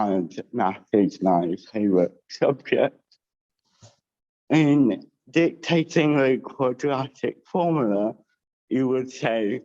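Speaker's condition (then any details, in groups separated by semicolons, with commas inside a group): Cerebral palsy with dysarthria; dysarthria affecting voice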